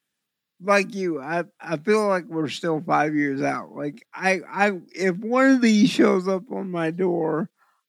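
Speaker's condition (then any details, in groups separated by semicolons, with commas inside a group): Cerebral palsy; eyes weird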